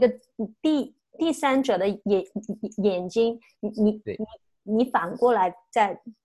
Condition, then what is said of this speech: Stuttering. 啊，所以我就认为，哎，我为什么我自言自语的时候不口吃，但是我一个人讲话的时候就会口吃呢？